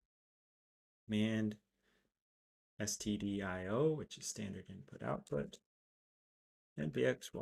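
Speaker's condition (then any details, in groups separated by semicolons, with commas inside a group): No condition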